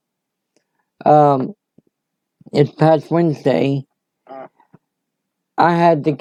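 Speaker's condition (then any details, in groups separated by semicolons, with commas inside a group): Cerebral palsy; voice sound affected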